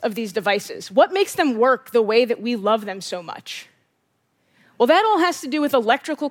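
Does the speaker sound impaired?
No.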